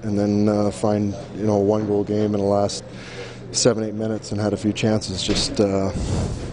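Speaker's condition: No condition

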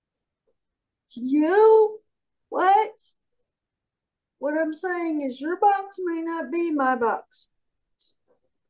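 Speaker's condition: Cerebral palsy; trains mace and clubs

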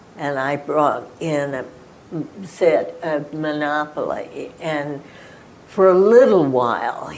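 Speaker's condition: Spasmodic dysphonia; diagnosed 1998 at Johns Hopkins within 1 hour, 4 months unable to talk before, ALS, throat cancer suspected; injections into throat at Adam's apple every 4 months, ongoing; could not talk for 4 months before diagnosis, injections allow continued radio broadcasting

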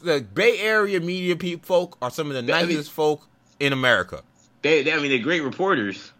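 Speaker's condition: No condition

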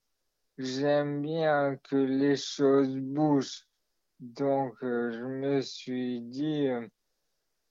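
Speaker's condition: Maladie de Charcot (ALS); degenerative disease

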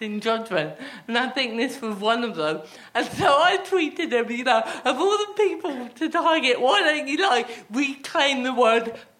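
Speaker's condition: Athetoid cerebral palsy; with myotonia and ataxia

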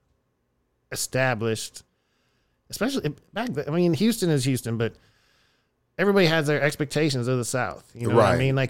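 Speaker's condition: No condition

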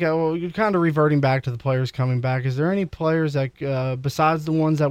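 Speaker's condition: No condition

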